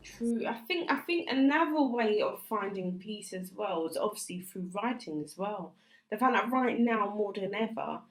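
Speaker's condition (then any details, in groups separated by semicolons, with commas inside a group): No condition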